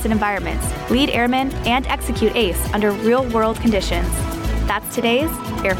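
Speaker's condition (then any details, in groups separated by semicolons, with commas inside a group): No condition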